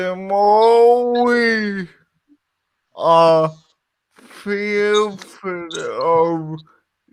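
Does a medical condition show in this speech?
Yes: cerebral palsy.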